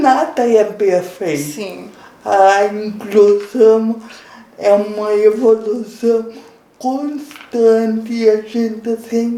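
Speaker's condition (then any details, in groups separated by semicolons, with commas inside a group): Cerebral palsy; impaired diction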